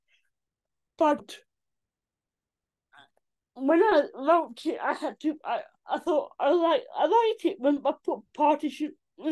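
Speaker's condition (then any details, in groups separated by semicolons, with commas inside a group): Cerebral palsy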